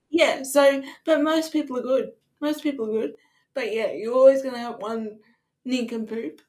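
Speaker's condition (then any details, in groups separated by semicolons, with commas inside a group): Cerebral palsy; wheelchair user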